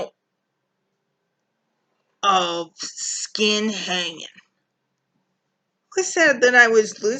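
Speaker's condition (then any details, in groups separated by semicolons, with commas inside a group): Cerebral palsy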